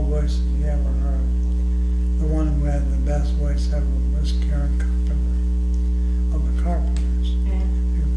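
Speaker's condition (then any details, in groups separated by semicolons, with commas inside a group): ALS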